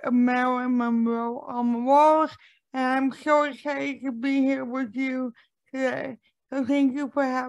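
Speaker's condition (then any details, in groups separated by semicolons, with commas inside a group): Cerebral palsy; since birth, diagnosed at age 2, arthritis since age 30, becoming less ambulatory, cannot stand long even assisted; speech mocked for years for how it sounds, speaks on podcasts, avoids speaking in TikTok videos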